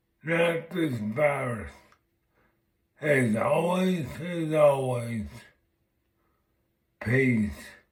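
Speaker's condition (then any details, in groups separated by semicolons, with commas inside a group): Multiple sclerosis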